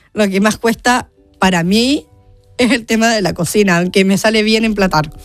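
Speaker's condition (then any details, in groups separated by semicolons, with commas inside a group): Down syndrome; diagnosed before birth; 30 years old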